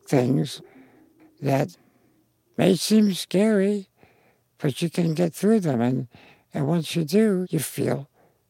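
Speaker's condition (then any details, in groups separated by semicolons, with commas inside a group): Spinal muscular atrophy; congenital genetic neuromuscular, quadriplegic, never walked or stood, wheelchair, near-fatal gastrointestinal surgery complications decade ago; progressive, incurable, age 56, full sensation, no muscles, needs help, writes with voice recognition program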